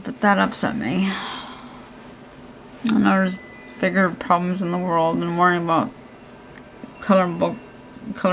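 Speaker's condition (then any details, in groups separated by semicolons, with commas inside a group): Cerebral palsy; hands affected, shaking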